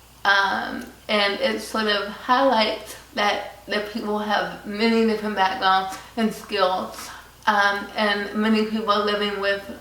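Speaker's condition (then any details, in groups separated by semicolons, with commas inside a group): Cerebral palsy; from birth, premature birth, some cognitive effects; almost 29 years; speech impediment, most notable aspect of disability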